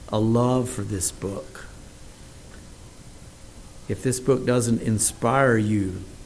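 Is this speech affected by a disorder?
No.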